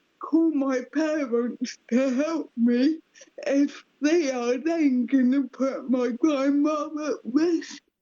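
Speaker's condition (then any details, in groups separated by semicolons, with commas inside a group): Cerebral palsy; affects speech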